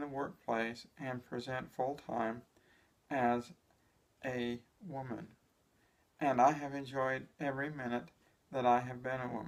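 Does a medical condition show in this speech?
No.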